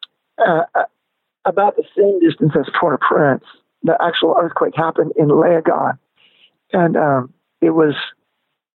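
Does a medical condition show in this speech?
Yes: spasmodic dysphonia; voice lost power, progressively weaker, lost vocal control, range shrank high and low, lost singing ability.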